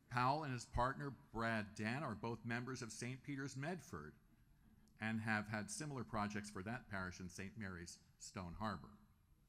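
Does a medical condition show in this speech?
No.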